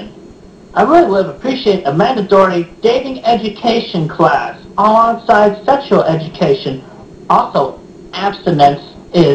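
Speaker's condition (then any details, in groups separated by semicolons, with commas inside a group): No condition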